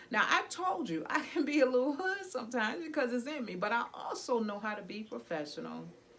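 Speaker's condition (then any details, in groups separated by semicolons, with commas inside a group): No condition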